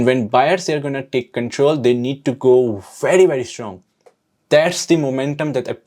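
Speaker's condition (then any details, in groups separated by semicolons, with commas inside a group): No condition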